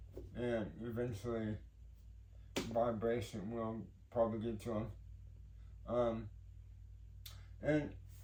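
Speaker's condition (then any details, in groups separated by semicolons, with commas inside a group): Cerebral palsy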